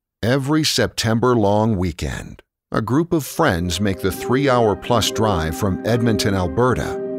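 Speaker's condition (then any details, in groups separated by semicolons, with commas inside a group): No condition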